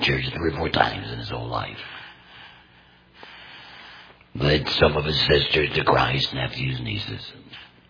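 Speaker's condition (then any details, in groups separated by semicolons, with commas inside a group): Total laryngectomy, complete laryngectomy, voice prosthesis; may sound painful to listeners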